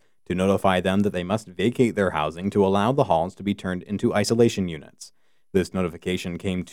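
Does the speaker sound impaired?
No.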